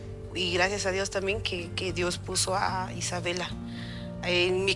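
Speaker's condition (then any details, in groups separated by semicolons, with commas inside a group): No condition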